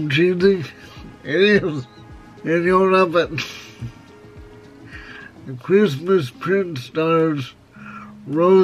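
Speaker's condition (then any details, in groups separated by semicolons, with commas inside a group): Cerebral palsy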